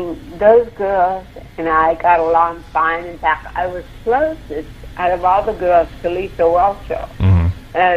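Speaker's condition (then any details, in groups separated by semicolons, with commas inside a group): Cerebral palsy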